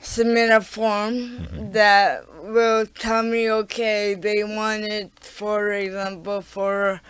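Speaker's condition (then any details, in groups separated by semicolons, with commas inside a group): Cerebral palsy; talking is a struggle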